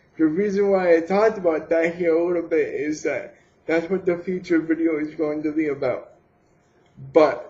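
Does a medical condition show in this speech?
Yes: cerebral palsy.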